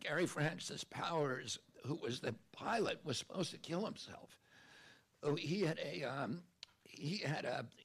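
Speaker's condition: Spasmodic dysphonia; voice often failed completely

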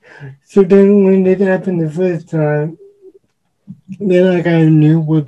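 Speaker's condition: Cerebral palsy; uses wheelchair

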